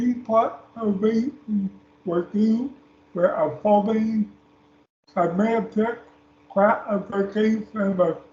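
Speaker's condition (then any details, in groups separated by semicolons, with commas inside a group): Speech impairment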